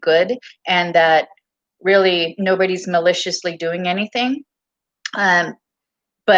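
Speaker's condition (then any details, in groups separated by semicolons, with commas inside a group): No condition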